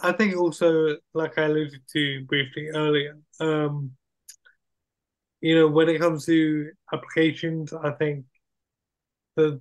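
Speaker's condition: Cerebral palsy; wheelchair user

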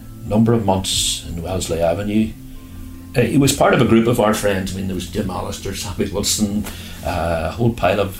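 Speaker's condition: No condition

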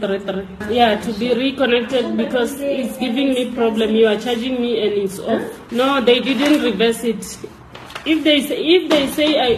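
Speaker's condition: No condition

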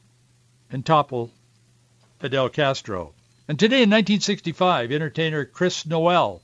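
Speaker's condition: No condition

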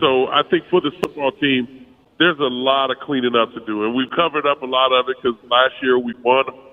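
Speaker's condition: No condition

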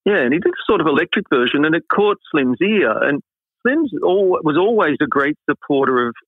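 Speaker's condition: No condition

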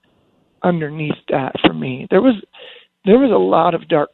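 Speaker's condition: Spasmodic dysphonia; muscle spasms break voice apart when speaking loudly or projecting, lost voice control

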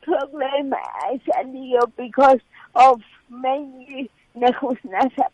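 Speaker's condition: Cerebral palsy; since childhood

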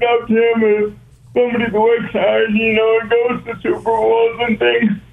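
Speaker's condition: Cerebral palsy; brain-muscle disconnect, muscles do not fire properly, retrained through years of therapy

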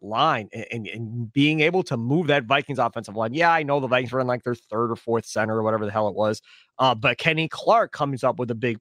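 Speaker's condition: No condition

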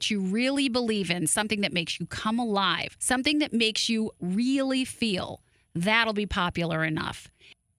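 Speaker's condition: No condition

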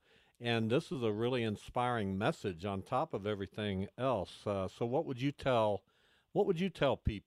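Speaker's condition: No condition

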